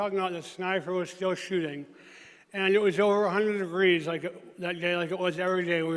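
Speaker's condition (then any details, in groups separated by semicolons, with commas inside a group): Traumatic brain injury; emergency tracheotomy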